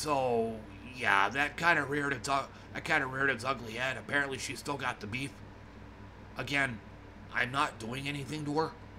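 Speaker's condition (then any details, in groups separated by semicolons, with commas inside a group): No condition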